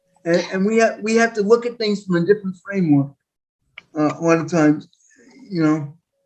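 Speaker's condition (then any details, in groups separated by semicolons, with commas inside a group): Quadriplegic cerebral palsy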